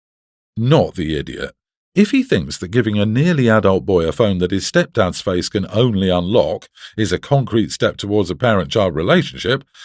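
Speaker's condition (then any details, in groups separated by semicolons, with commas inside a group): No condition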